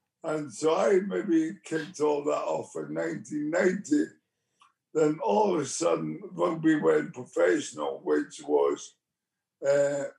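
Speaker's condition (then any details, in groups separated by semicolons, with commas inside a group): Motor neurone disease; onset with left hand weakness, twitching, arm weakness, speech therapists offered; about 4 years since diagnosis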